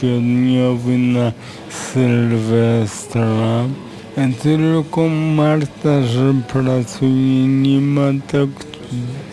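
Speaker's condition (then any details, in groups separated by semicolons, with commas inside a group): Aphasia; age 39, right-sided weakness, walks with crutch, pool treatments at Lądek-Zdrój, earlier rehabilitation in Konstancin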